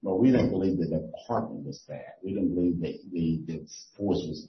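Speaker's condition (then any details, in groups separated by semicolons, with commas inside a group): No condition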